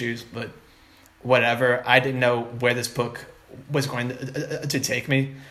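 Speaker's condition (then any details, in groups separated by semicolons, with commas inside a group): Stuttering; person who stutters; rough stuttering moments at times, word and phrase repetitions, fillers; prolonged sounds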